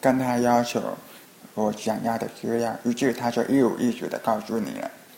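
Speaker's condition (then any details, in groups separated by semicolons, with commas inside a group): Hearing impairment; falls behind others' pace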